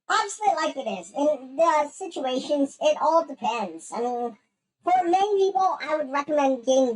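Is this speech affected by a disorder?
No.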